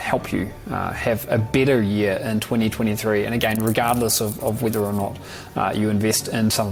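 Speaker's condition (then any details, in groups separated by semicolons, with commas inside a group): No condition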